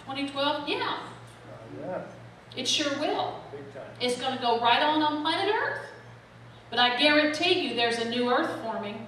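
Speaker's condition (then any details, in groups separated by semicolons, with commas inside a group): No condition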